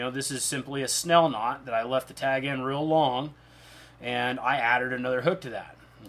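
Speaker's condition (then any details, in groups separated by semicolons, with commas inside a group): No condition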